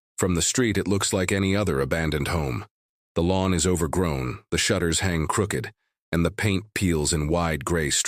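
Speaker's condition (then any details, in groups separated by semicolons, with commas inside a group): No condition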